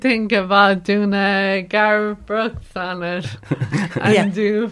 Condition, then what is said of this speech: ALS (motor neuron disease). But, like, my mobility and my voice and the everyday things, I just can't do anymore.